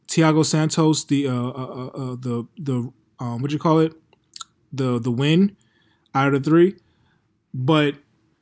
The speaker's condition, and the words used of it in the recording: None; typical speech.